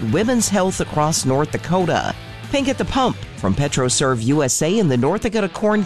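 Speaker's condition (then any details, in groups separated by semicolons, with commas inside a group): No condition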